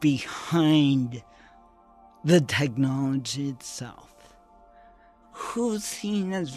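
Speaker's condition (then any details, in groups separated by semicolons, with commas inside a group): Cerebral palsy; slurred speech, slurring tongue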